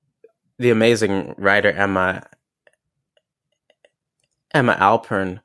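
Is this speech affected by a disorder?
Yes: stuttering; hereditary stutter inherited from mother, since childhood, long felt trapped and despairing about speech; stutters on own name, e.g. when giving name at restaurants or coffee shops; here repeated words, blocks.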